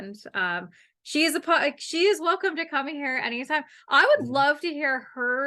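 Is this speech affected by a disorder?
No.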